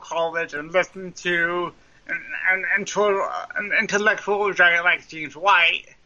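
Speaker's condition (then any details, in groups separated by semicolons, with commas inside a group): Cerebral palsy, mild; school accommodations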